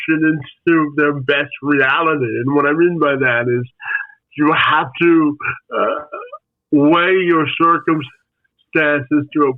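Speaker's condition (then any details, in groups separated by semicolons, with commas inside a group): Spastic quadriplegic cerebral palsy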